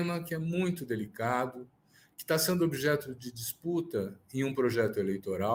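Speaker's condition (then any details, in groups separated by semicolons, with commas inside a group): No condition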